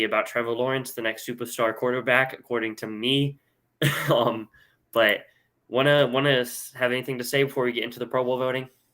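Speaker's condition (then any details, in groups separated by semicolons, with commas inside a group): No condition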